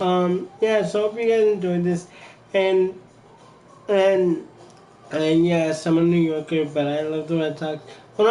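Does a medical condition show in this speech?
Yes: cerebral palsy; from birth.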